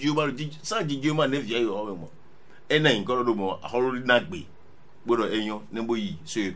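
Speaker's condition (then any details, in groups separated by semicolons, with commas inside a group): No condition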